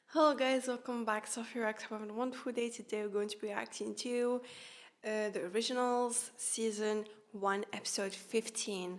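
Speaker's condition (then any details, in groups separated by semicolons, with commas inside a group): No condition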